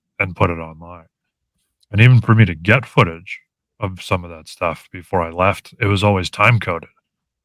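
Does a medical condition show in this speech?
No.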